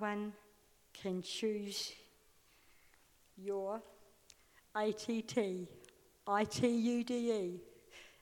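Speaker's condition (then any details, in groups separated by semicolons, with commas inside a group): Stutter; impaired hearing; gives long talk, may stutter on wanted words; choice each time between saying wanted words and maybe stuttering, or avoiding words; repeated sounds, prolonged sounds, blocks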